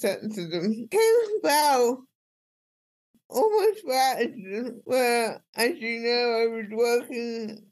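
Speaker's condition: Cerebral palsy; speech impediment

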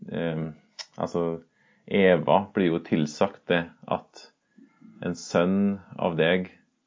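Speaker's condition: No condition

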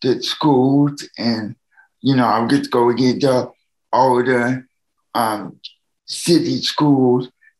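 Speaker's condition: Cerebral palsy; needs help from others

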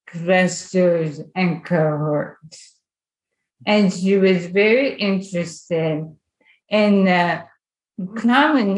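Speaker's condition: ALS; onset with wrist weakness and reduced grip

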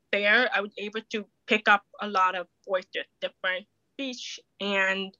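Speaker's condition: Deafness, acquired at age 4 after ear infection; prescribed ear drops misused at daycare

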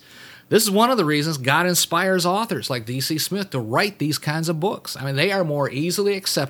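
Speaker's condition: No condition

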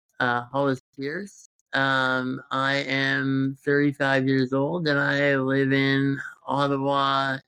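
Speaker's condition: Congenital muscular dystrophy; present since birth

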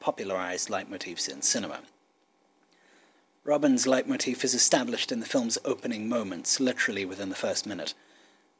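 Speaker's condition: No condition

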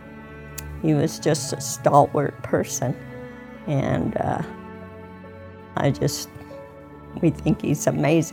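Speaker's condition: ALS; rare incurable progressive neurodegenerative disease

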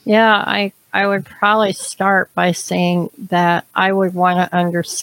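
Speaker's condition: Cleft palate; congenital, extremely severe, no nose, no upper lip, trachea issues, experimental plastic surgery; unclear speech at school age, early extreme breathing difficulties, feeding problems

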